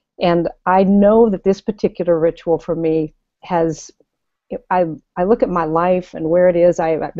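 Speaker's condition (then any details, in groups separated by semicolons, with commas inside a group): No condition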